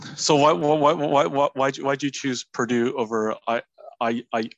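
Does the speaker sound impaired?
Yes: stuttering; stuttering since at least high school; stuttered sometimes during high school team practice, kept stutter private; here repeated sounds, repeated words.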